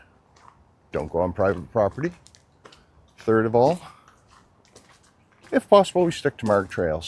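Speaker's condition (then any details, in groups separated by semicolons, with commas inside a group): No condition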